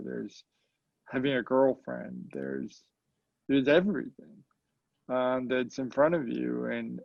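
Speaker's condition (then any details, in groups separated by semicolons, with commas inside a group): Cerebral palsy, mild; mild form affects speech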